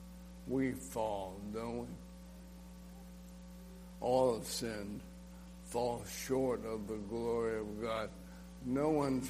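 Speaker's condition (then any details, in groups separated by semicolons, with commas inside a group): ALS; slurred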